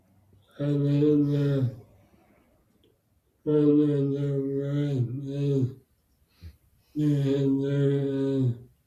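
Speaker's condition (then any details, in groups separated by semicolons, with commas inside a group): Bulbar and upper limb MND, bulbar onset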